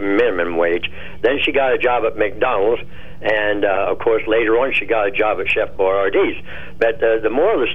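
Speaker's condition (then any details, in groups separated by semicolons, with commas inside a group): No condition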